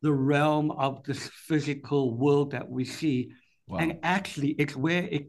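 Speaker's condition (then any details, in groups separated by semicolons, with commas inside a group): Cleft palate; speech impediment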